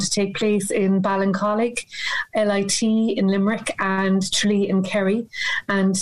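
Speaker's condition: No condition

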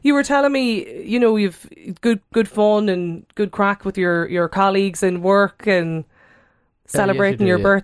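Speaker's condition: No condition

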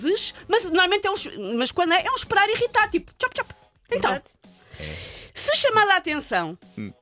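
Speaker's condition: No condition

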